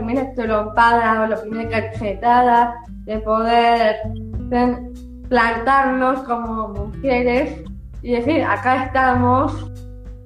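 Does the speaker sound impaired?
Yes: Down syndrome; from birth.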